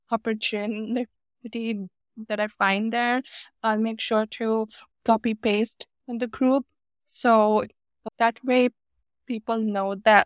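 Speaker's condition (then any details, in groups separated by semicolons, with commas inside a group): Stutter; stutter diagnosed at age 5, increased with age, about 20 speech therapists in childhood, paid for cure scam; ongoing speech therapy, goals self-acceptance and disclosure, work accommodation to type in meeting chat, read aloud by others; not mild stutter, speaks short remarks, types longer ones, bad days block even two sentences; repeated sounds, prolonged sounds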